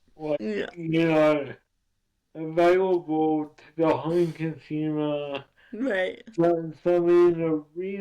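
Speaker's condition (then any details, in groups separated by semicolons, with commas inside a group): Cerebral palsy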